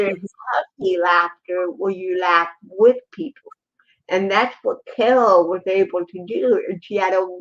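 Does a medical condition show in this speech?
Yes: cerebral palsy, athetoid and ataxic.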